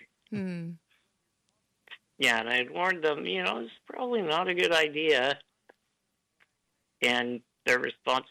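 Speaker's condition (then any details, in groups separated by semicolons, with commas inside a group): Duchenne muscular dystrophy; ventilator may be audible, speech cadence slightly different but works well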